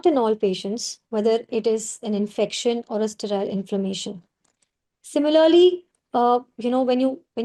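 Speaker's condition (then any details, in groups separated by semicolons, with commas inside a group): No condition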